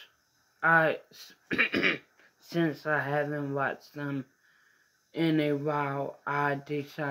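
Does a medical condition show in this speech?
Yes: mild cerebral palsy.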